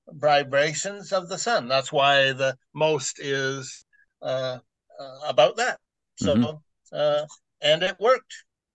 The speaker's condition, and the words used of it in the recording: Aphasia. The stroke has affected his ability to speak on certain topics, use numbers in conversation, and pronounce some words.